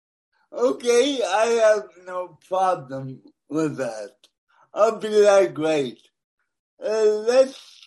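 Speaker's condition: Cerebral palsy; born premature, born deaf

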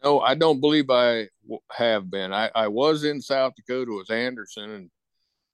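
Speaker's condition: No condition

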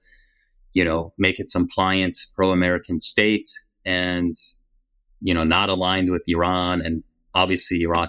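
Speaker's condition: No condition

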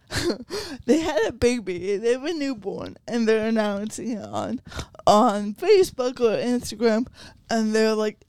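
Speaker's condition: Cerebral palsy

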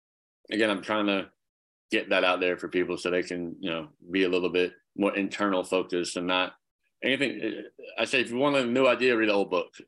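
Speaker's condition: Cleft palate; congenital, severe

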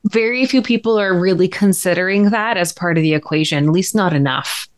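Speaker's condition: No condition

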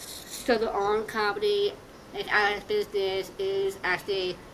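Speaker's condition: Down syndrome; congenital, present since birth

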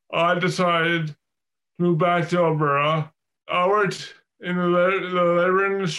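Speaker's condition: Dysarthria; severe brain injury from car crash, coma, balance and coordination affected, disinhibition, relearned talking, eating; walking and talking again after intensive rehab, physiotherapist, kinesiologist, home gym, coaching, still improving; weak speech muscles, hard to speak clearly, must concentrate to form words, mistaken for drunk

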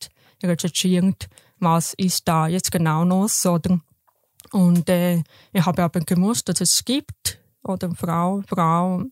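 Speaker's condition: Deafness, congenital; raised oral, intensive hearing and speech therapy, lip reading, felt therapist's vibrations to learn sounds

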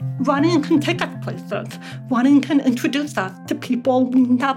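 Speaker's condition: Deafness; relies on lip reading

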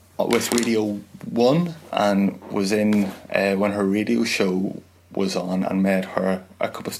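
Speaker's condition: Stammer; stammer since at least school years; member of Maguire Programme for people who stammer, pushes self outside comfort zone; occasional stuttery delivery, long avoided public speaking; prolonged sounds, blocks

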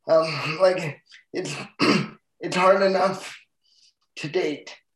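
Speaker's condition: Cerebral palsy; full-time wheelchair user

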